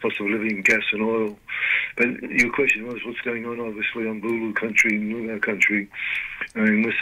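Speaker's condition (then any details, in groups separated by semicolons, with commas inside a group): Parkinson's disease; can't do much more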